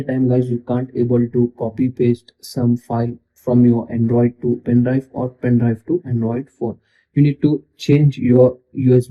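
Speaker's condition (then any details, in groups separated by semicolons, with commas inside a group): No condition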